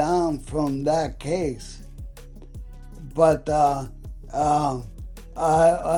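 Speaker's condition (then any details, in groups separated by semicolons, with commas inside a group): ALS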